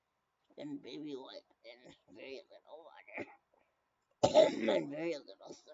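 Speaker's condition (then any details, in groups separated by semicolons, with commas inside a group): Brain injury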